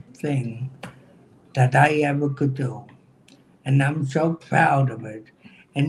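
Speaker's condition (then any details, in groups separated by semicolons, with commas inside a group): Cerebral palsy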